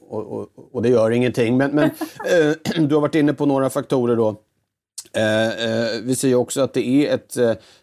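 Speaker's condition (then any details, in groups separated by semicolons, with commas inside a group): No condition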